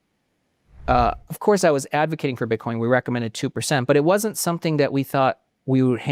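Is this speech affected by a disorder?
No.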